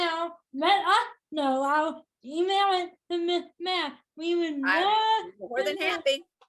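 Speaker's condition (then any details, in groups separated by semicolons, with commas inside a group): Cerebral palsy, spastic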